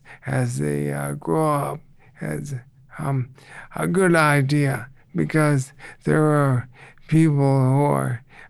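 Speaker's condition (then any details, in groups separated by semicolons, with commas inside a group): ALS; reduced ability to get around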